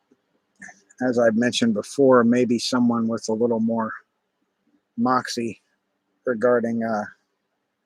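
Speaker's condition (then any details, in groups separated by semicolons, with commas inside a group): No condition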